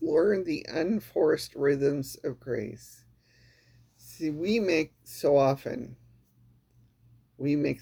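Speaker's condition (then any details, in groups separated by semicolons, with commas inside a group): No condition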